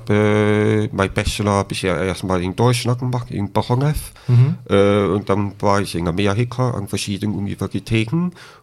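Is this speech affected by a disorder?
Yes: deafness with cochlear implant, congenital deafness; hardly spoke before implant, 3-4 years relearning speech and hearing, raised orally, no sign language.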